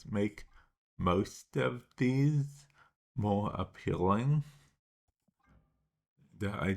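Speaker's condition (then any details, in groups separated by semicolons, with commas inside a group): Cerebral palsy; speech intermittently affected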